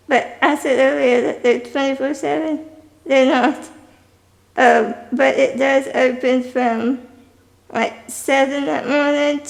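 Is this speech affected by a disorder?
Yes: spinal muscular atrophy type 2; sometimes trouble breathing, machine airflow sudden.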